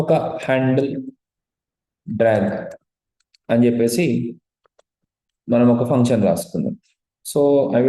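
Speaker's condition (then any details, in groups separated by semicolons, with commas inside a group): No condition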